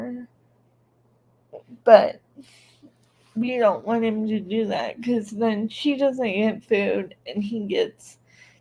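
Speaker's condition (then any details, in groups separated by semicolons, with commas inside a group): Cerebral palsy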